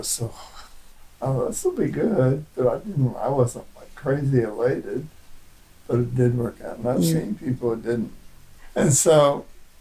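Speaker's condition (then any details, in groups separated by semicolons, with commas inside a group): Parkinson's disease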